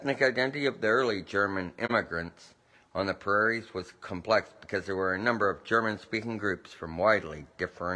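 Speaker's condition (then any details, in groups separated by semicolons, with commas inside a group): No condition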